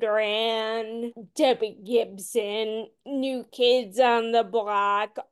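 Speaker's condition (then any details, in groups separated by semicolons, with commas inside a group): Friedreich's ataxia; voice worsened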